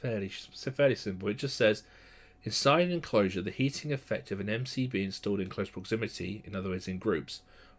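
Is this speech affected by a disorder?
No.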